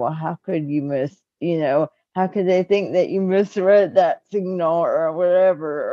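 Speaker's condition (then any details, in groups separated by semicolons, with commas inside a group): Cerebral palsy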